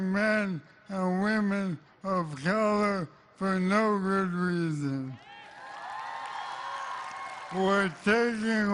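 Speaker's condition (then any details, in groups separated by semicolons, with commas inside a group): ALS; weak voice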